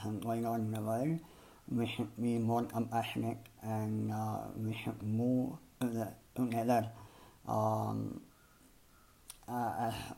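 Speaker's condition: Cleft palate and lip; hole in upper jaw

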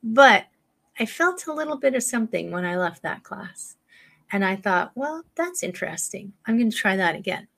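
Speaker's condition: No condition

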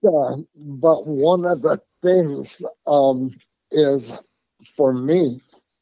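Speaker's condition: Parkinson's; lost track after 2-3 sentences

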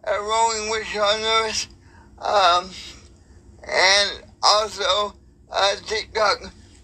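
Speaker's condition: Cerebral palsy; wheelchair user

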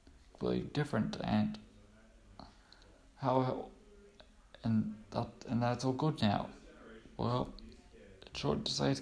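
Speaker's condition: Cerebral palsy; cerebral palsy since birth

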